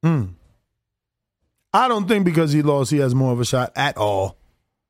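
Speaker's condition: No condition

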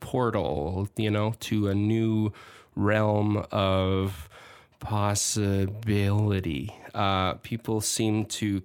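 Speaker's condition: Stutter; since childhood, stutter in school, calls it speech disability; alone in studio, fluent; stutters and gets stuck at typical rate, harder in person, easier alone, sings without stuttering; prolonged sounds

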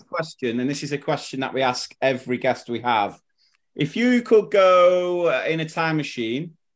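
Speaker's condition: No condition

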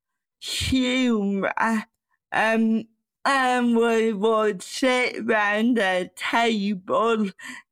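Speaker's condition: Cerebral palsy; cerebral palsy since childhood

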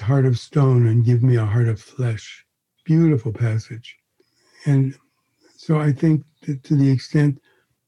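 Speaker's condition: Parkinson's disease; onset around age 81, first noticed sign frozen mask-like face, diagnosed by neurologist, progressive; chief symptom exhaustion, torpor, sluggishness, lethargy rather than tremor

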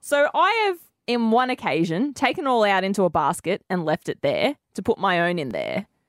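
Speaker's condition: No condition

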